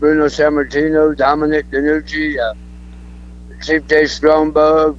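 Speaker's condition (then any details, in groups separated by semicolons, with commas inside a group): Throat cancer; cancer survivor, alive and well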